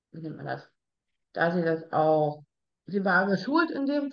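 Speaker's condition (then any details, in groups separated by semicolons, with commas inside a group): Down syndrome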